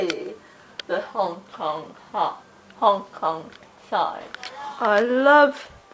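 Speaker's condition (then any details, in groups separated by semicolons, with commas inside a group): Cerebral palsy; oxygen starvation at birth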